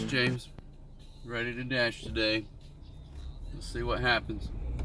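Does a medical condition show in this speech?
No.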